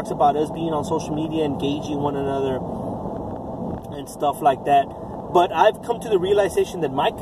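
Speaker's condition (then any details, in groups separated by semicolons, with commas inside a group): No condition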